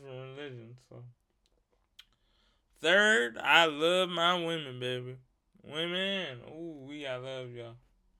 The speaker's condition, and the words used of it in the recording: Cerebral palsy. I want them to listen to what the fuck I have to say because I am living out here with cerebral palsy and I am talking very fluently.